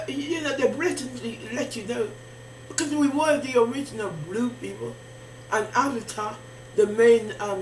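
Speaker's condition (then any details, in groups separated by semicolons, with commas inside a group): Facial palsy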